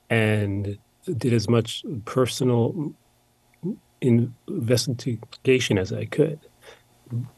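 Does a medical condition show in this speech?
Yes: stutter; long hidden; still stutters, no cure; blocking, no stuttering when singing; here prolonged sounds.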